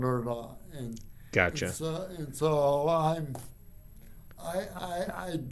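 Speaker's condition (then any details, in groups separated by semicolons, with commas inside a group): Cerebral palsy; from birth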